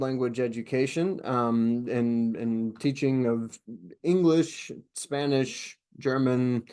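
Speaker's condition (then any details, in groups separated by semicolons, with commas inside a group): No condition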